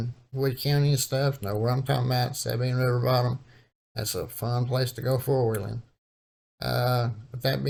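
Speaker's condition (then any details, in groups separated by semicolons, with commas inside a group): Cerebral palsy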